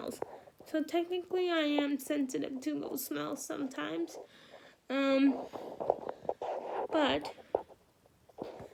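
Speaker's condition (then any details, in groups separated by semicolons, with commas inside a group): Cerebral palsy; wheelchair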